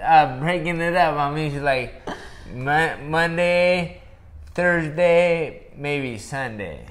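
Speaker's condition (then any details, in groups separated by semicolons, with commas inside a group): Traumatic brain injury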